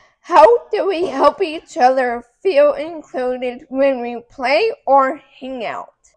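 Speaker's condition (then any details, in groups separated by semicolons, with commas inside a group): Cerebral palsy; affects muscles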